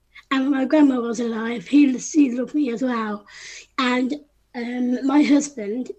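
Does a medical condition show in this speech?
Yes: Down syndrome; congenital, adult woman aged 25.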